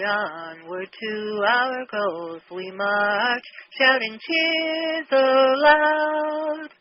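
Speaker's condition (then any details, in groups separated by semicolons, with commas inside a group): No condition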